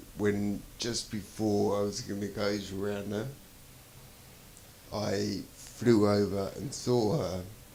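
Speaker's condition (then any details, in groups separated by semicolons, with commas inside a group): Traumatic brain injury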